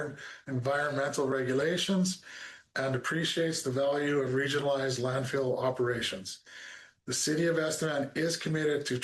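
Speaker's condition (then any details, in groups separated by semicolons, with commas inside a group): No condition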